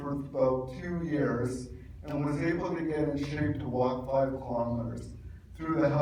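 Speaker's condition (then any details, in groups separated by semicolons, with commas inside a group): Cerebral palsy; from birth, affects walking; could not really talk until age 12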